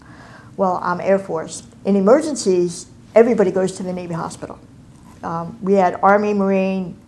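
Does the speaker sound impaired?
Yes: cleft palate and cleft lip; congenital, facial reconstruction at Lackland, mouth wired shut 12 weeks, over 30 years ago.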